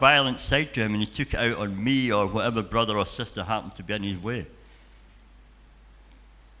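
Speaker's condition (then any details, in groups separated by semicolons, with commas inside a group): Cleft palate and cleft lip; congenital cleft palate and cleft lip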